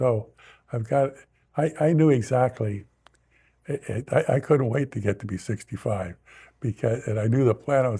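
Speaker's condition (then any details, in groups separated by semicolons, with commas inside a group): No condition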